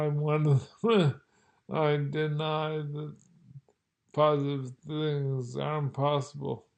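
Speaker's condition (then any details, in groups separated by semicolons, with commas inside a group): Multiple sclerosis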